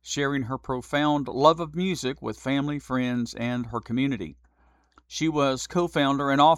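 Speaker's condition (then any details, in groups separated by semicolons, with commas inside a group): No condition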